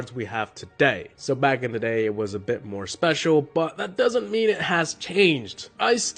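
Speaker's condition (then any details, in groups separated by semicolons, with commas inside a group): No condition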